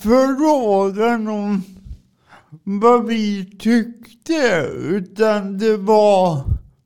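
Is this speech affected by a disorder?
Yes: cerebral palsy; adaptation applied for via Försäkringskassan.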